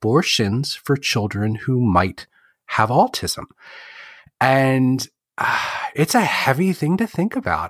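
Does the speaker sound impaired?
No.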